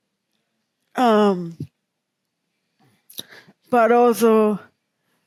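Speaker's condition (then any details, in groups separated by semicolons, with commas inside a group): Cerebral palsy; present from birth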